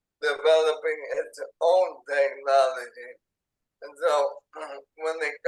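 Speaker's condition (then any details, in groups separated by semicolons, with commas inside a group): ALS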